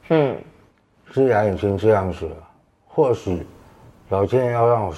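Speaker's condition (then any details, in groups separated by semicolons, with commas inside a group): Tongue cancer, partial glossectomy, two-thirds right tongue resected with flap; eating and speaking affected after resection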